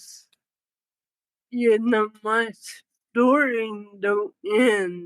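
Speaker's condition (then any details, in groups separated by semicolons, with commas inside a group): Cerebral palsy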